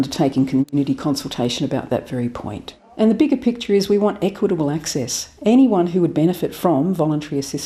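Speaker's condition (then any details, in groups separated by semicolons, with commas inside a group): No condition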